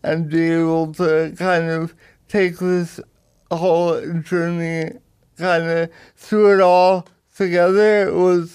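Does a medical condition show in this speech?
Yes: cerebral palsy; power wheelchair user.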